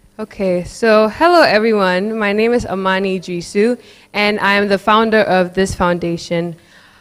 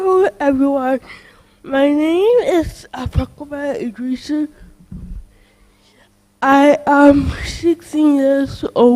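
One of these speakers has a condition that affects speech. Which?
The second: cerebral palsy; present from birth.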